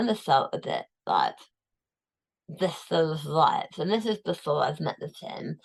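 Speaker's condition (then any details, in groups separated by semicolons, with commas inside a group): Tongue cancer, tongue removed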